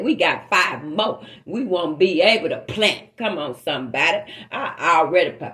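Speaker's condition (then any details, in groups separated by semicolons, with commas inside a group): No condition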